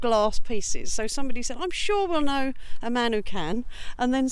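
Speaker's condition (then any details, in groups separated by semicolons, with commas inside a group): No condition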